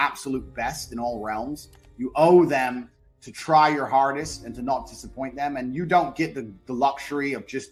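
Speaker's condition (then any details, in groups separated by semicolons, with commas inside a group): No condition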